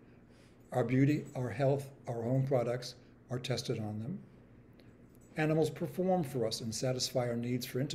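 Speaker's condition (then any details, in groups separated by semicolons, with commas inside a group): No condition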